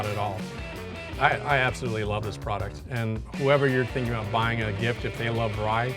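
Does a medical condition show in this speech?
No.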